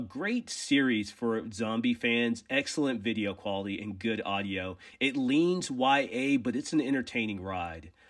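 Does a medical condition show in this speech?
No.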